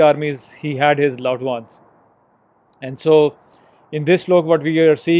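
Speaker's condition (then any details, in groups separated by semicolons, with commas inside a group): No condition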